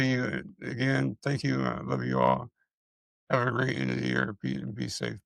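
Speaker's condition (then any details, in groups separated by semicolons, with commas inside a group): Multiple system atrophy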